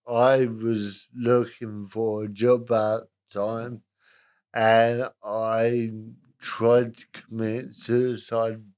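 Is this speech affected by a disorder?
Yes: cerebral palsy, spastic, moderate; talks a bit funny.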